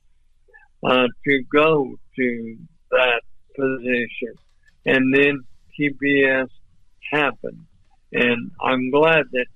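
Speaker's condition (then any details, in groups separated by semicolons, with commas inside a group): ALS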